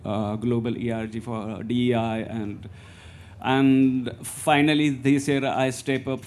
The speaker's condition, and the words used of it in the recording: Stuttering. Uh, I stammer in four languages.